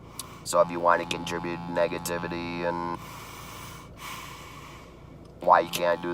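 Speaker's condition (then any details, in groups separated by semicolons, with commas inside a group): Laryngeal cancer laryngectomy, electrolarynx; electrolarynx speech, robotic voice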